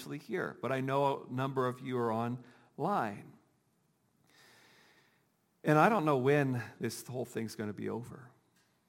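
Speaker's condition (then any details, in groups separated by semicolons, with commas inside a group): No condition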